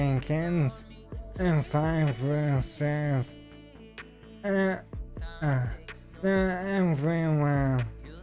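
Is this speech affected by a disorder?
Yes: ALS; stem cell treatment.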